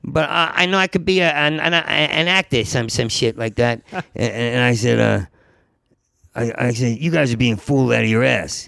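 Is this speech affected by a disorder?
Yes: stuttering; long-standing stutter since college years, always stuttered in job interviews; still stutters in conversation; part-word and whole-word repetitions, fluent when telling stories, doing characters or imitating people; here repeated sounds, repeated words.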